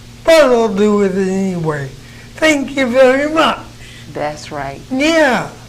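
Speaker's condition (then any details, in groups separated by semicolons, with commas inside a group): Cerebral palsy; present from birth, affects movement, cannot use hands; speech noticeably affected, may sound drunk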